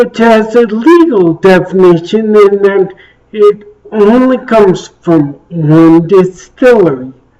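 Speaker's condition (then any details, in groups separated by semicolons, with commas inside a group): Traumatic brain injury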